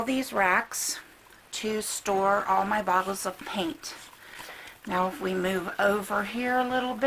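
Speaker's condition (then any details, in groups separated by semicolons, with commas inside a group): No condition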